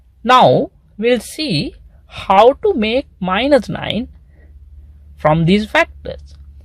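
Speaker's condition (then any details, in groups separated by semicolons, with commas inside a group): No condition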